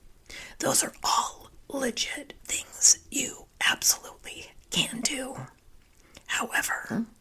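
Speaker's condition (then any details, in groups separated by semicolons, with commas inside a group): Spasmodic dysphonia; voice sounds like laryngitis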